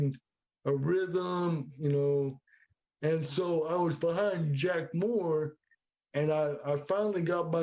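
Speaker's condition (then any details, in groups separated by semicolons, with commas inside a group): Cerebral palsy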